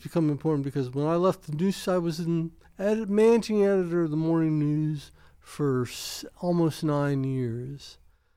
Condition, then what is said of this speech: Parkinson's disease. And for the most part, I can talk.